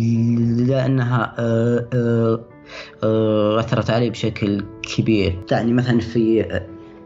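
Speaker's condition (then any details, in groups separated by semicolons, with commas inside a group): Stuttering; stutter from about age 10, mild then worsening, obstacle by 15, later stuttering control program; worst period of stutter currently, stutter increased, anxiety disorder treated at psychiatric clinic; stutter greatly controlled after program, now increased again, hardest in meetings and work communication; prolonged sounds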